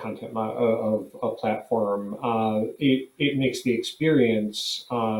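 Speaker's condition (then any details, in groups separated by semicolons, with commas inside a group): No condition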